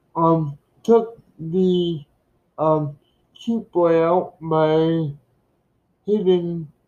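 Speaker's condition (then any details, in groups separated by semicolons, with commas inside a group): Cerebral palsy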